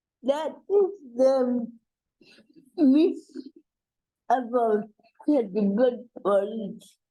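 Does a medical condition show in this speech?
Yes: cerebral palsy.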